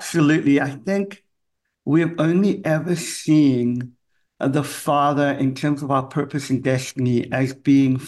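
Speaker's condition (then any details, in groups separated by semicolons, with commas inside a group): Cleft palate; congenital, from birth, affects hearing; still impacts ability to speak and hear; severe speech impediment as a kid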